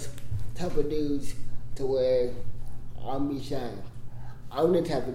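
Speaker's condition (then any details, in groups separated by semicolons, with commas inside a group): Cerebral palsy; congenital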